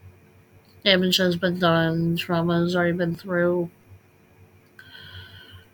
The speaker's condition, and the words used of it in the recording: Cleft palate. All you're going to hear is me, like, wheezing or breathing heavy.